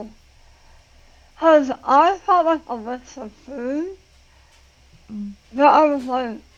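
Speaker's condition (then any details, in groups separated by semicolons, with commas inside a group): Tongue cancer surgery; most of tongue removed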